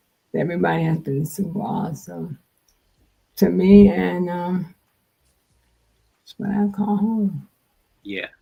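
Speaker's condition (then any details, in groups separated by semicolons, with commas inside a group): Multiple sclerosis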